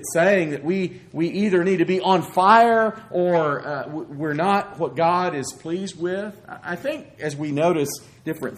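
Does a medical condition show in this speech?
No.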